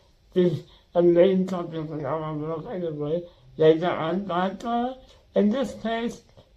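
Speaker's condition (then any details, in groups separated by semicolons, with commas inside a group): Spinal muscular atrophy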